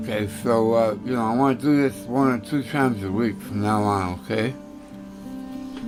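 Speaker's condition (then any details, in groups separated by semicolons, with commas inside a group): Tongue cancer; tongue tumor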